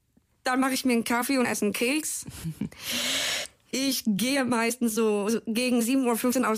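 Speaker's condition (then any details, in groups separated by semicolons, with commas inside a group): Down syndrome; from birth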